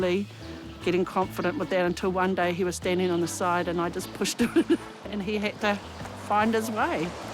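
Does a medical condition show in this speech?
No.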